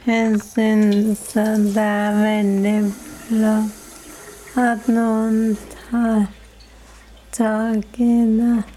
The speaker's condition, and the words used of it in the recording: Parkinson's disease. Men jeg har jo blitt tatt for å være tilbakestående når jeg ikke har språk.